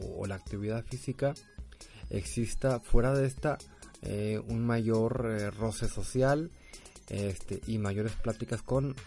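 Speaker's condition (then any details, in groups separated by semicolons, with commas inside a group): No condition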